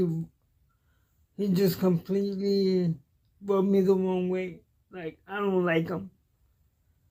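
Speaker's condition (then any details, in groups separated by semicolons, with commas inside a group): Cerebral palsy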